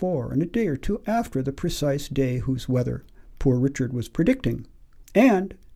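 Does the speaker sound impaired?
No.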